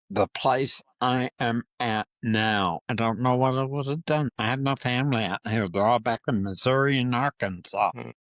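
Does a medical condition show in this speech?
Yes: Parkinson's disease.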